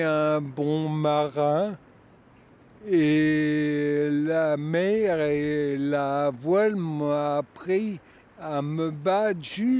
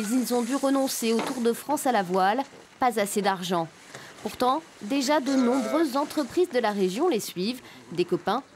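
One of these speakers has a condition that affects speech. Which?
The first: multiple sclerosis; has had a relapse.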